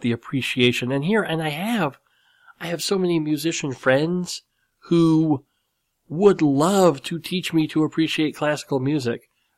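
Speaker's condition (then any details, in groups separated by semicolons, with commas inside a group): Cleft lip and palate; series of plastic surgeries for repair, skull bone chips grafted to reconstruct nose around age 12; nose still slightly crooked, large dent in skull at graft site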